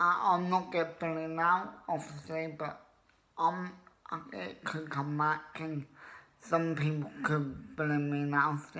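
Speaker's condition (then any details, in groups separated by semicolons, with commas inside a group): Cerebral palsy; obvious speech impediment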